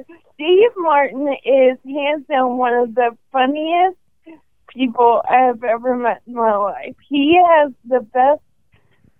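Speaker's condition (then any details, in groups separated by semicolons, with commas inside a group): ALS; about 5.5 years since diagnosis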